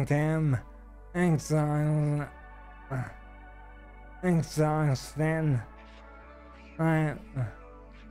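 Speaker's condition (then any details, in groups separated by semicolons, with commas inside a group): ALS; stem cell treatment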